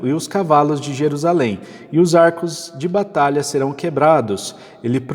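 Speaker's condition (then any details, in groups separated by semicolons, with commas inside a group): No condition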